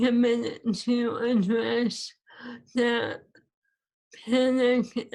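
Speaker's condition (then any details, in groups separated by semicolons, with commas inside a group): ALS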